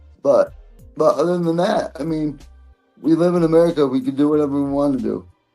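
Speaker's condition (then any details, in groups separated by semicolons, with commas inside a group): Cerebral palsy; present from birth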